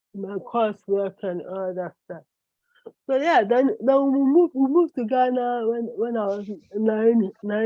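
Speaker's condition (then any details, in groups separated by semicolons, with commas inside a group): Cerebral palsy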